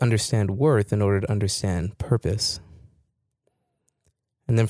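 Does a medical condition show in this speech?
No.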